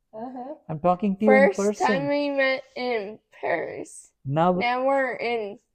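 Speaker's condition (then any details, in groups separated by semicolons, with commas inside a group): Cerebral palsy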